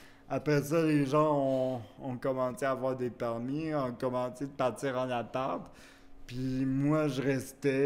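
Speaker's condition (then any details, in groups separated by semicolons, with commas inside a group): Cerebral palsy; wheelchair use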